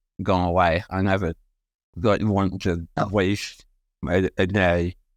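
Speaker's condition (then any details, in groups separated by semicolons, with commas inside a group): Spinal muscular atrophy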